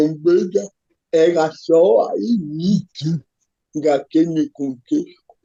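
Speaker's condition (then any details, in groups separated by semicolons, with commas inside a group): Cerebral palsy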